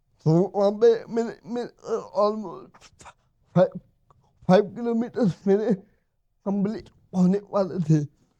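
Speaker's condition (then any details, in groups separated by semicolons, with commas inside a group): Cerebral palsy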